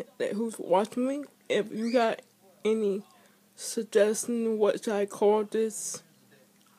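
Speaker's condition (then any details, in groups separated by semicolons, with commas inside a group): Speech impairment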